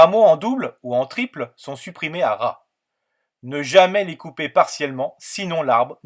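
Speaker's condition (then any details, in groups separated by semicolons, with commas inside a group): No condition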